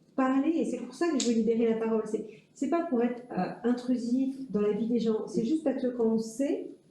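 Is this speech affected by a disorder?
No.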